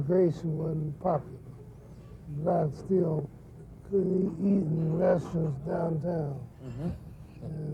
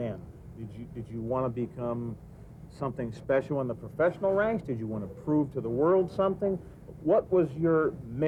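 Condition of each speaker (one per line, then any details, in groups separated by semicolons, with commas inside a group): Parkinson's syndrome; no tremor, no weakness; sometimes slurred speech
No condition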